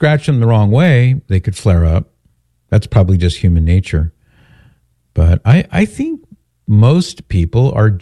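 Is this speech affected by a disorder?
No.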